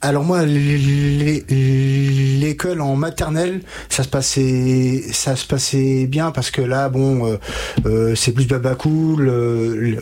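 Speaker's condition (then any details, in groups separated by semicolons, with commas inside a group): Stuttering; onset age 5-6, severe until 20, no childhood therapy, stuttering therapist Catherine Daubier in Nancy from age 20-22; age 33, about 27-28 years since onset, several years of speech therapy done, fluency techniques learned; blocks and repetitions, formerly blocked in every sentence, once could not read aloud, formerly signed with fingers; repeated sounds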